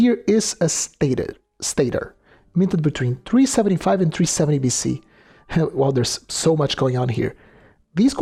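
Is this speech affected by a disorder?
No.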